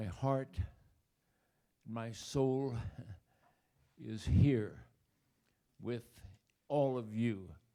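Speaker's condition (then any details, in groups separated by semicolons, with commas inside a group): ALS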